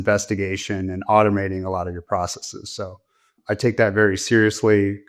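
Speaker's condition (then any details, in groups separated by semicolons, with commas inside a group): No condition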